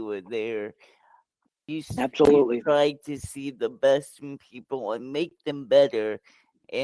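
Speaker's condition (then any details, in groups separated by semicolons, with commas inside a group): Cerebral palsy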